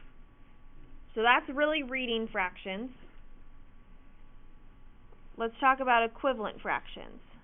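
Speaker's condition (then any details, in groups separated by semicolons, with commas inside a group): No condition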